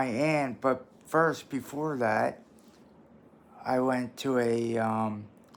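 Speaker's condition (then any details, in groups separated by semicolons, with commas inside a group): Traumatic brain injury; closed head injury from car, cognitive problems; frequent seizures past year, medication being adjusted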